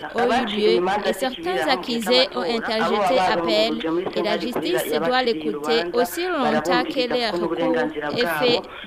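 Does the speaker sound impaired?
No.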